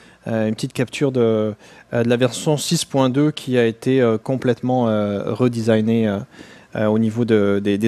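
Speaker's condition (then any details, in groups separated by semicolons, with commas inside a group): No condition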